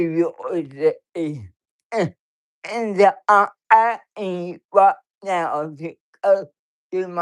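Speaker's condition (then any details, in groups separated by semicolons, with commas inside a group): Cerebral palsy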